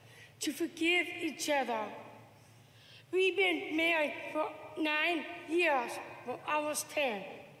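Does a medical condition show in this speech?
Yes: Down syndrome; diagnosed at birth.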